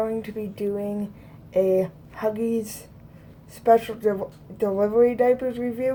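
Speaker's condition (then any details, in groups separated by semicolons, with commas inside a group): Cerebral palsy; both hands affected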